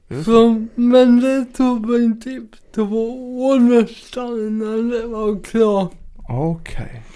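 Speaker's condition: Cerebral palsy; mainly affects speech and balance

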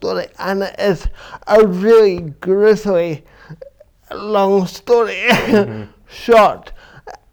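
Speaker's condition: Cerebral palsy; from birth; affects verbal speech

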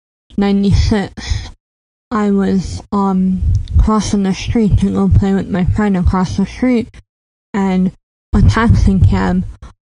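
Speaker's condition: Cleft palate; congenital

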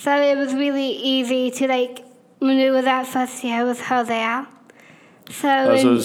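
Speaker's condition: Down syndrome; speaking among more difficult things, way of talking might seem weird

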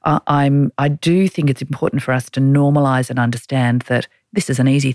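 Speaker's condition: No condition

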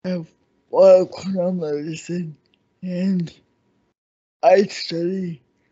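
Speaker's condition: Cerebral palsy; cerebral palsy since childhood

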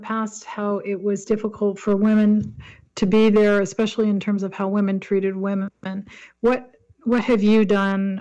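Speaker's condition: No condition

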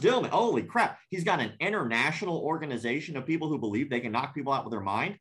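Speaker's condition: Cleft palate; congenital cleft palate

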